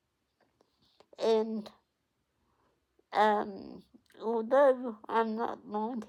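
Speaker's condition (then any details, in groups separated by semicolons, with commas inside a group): Cerebral palsy; onset at 8 days old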